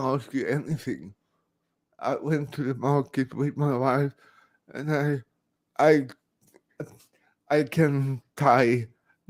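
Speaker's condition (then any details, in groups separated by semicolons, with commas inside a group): Cerebral palsy, severe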